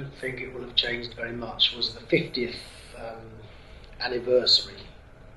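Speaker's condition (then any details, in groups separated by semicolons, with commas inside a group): No condition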